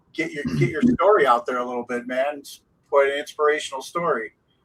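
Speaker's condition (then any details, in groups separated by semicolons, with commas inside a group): No condition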